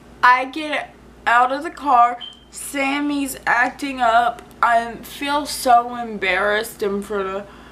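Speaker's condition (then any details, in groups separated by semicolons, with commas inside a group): Cerebral palsy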